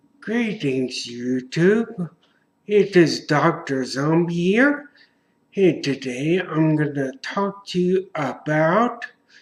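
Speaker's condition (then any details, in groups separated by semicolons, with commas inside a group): Traumatic brain injury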